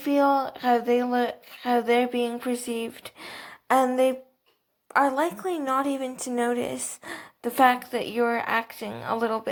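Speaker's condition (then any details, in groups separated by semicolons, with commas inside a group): Cerebral palsy, athetoid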